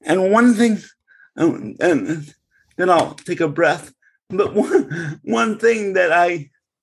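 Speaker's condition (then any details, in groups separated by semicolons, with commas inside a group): Cerebral palsy; born in Bridgeport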